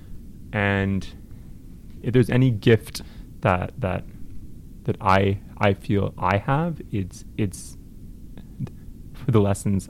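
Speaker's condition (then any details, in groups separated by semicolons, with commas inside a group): Stuttering; persisting into adulthood, no cure, managed, no family history, past blocks up to 30 seconds; always stutters, varies by day and week, no clear pattern, retimes breaths, Israeli Zoom support group; more when nervous, less when angry, tends not to block when singing, uncoordinated breathing contributes; repeated words, blocks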